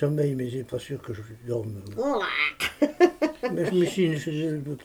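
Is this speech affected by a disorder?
Yes: Parkinson's disease; needs help standing, uses a fauteuil, treated by Parkinson specialist Rendel; on medication incl. Sinemet, Équanil, constant sleepiness, sleep disturbances, fatigue; pronunciation difficulties, occasional word-finding difficulty, stumbled naming own illness, called it Alzheimer.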